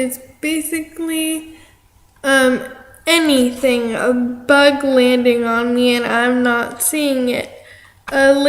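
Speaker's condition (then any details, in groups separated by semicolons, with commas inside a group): Cerebral palsy; affects arm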